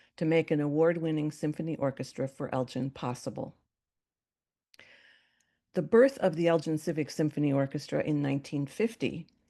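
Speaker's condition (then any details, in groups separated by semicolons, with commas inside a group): No condition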